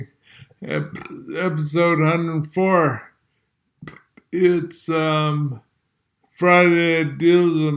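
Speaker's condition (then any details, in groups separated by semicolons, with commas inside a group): Multiple sclerosis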